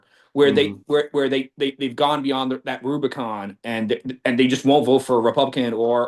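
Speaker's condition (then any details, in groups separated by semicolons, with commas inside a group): No condition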